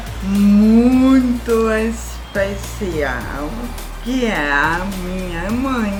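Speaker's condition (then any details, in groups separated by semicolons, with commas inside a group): Cerebral palsy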